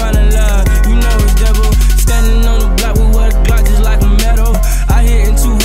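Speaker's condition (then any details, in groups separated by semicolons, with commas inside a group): No condition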